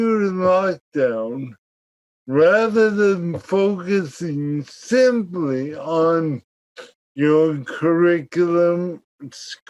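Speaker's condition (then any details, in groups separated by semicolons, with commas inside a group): Cerebral palsy; speech therapy as child, now speaks clearly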